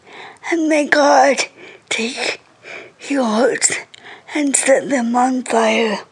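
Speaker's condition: Cerebral palsy; speech affected, reading very slow

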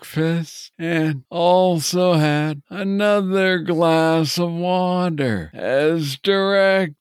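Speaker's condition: Parkinson's disease; young onset, diagnosed at age 35; face pulls into rictus snarl, giving voice distinct munched parkinsonian sound

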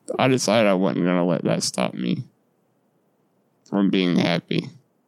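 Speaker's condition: Duchenne muscular dystrophy; lifelong

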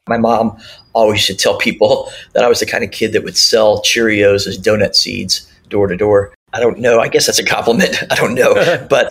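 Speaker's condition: Cleft lip and palate; speech classes in childhood

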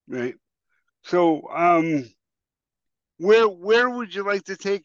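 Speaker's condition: Cerebral palsy; past childhood orthopedic surgeries like hip and heel cord operations

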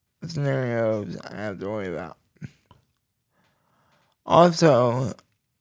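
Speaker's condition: Cerebral palsy; low voice

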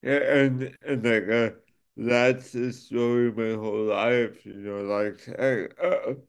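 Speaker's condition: Cerebral palsy; affects speech and motor skills

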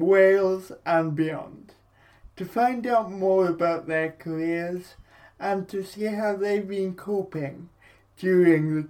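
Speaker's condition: Cerebral palsy; brain damage at or around birth

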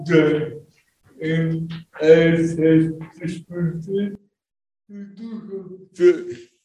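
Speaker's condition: Cerebral palsy; born not breathing

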